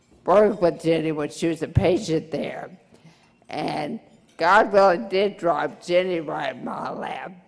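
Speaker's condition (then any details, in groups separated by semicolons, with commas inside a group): Brain injury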